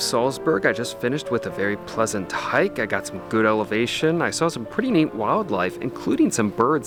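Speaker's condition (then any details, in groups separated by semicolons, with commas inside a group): No condition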